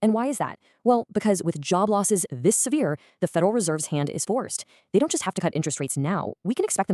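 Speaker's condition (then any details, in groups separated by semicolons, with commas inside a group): No condition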